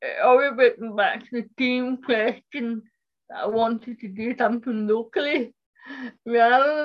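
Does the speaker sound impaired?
Yes: cerebral palsy; left side affected, walking and dexterity difficulties, profoundly deaf, tightens easily, riding for disabled 15 years; accident injuries four years ago, painful leg, struggles walking, on medication, no longer breathless; speech impairment.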